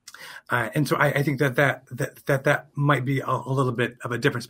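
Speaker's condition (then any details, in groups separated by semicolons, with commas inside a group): Stuttering; developmental stutter, onset around age three, persisted into adulthood, received speech therapy; stutters openly, comfortable with stuttering; repeated words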